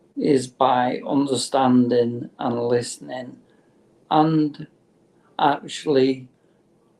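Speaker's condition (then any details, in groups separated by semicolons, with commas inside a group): Motor neurone disease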